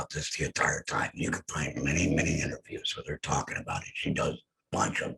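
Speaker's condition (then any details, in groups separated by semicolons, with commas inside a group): Head and neck cancer; laryngectomy; voice lost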